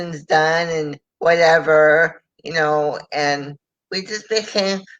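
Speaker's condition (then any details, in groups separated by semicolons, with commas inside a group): Cerebral palsy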